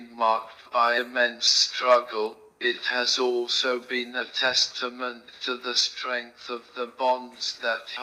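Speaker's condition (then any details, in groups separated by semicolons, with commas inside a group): Motor neurone disease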